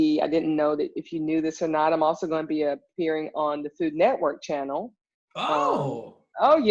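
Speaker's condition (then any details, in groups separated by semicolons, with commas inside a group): No condition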